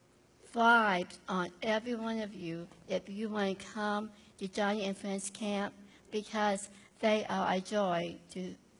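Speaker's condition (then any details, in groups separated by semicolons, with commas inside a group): Down syndrome; cannot drive or do math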